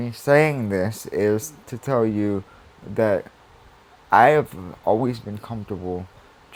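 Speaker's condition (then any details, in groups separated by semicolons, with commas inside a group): Cerebral palsy; spastic quadriplegic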